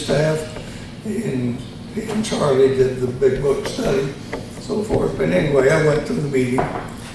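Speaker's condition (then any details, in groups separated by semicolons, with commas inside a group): Tongue cancer surgery; both sides of tongue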